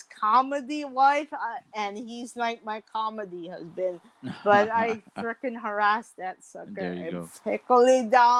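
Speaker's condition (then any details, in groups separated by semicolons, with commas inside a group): Mild cerebral palsy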